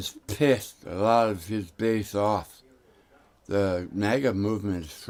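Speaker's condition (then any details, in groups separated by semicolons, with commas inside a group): Tongue cancer; tongue tumor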